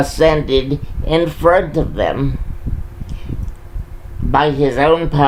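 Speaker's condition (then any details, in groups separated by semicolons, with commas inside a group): Cerebral palsy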